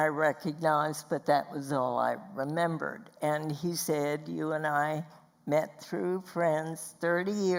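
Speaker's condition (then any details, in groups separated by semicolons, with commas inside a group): Spasmodic dysphonia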